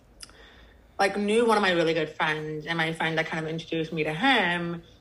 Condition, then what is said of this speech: Deafness. Because yes, I'm deaf, but I have the tools and I choose to utilize the tools to participate in this voice speaking world.